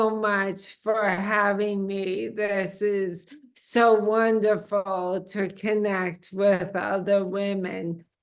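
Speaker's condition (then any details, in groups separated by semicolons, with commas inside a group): Amyotrophic lateral sclerosis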